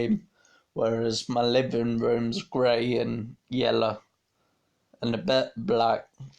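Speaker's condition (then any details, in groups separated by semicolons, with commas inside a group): Multiple sclerosis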